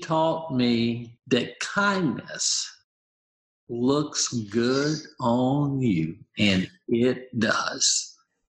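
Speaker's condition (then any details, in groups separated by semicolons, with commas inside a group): Aphasia, apraxia, dysarthria after stroke; practices speech four hours daily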